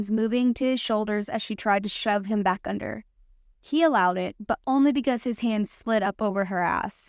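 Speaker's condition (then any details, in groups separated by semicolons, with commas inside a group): No condition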